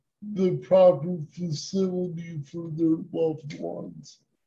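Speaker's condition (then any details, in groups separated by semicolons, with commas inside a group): Cerebral palsy; present from birth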